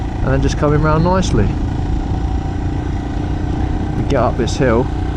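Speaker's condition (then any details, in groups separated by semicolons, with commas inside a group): No condition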